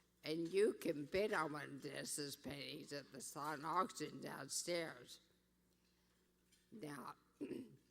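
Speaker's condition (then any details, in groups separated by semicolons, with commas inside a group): Brain injury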